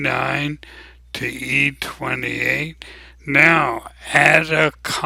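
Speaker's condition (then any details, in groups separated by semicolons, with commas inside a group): ALS; abnormally slow voice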